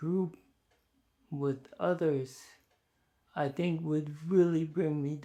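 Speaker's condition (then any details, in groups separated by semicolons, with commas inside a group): ALS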